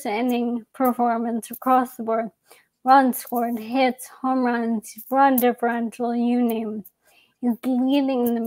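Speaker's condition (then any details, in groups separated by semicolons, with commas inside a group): ALS; young onset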